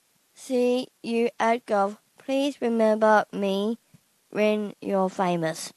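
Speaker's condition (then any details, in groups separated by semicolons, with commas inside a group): Down syndrome; congenital, present from birth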